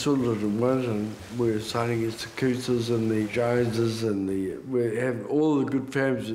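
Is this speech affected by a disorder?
Yes: multiple sclerosis; drunk-sounding speech as fatigue builds through day.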